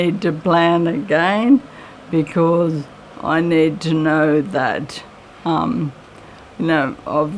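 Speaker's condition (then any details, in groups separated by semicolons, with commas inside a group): MND; voice slightly raspy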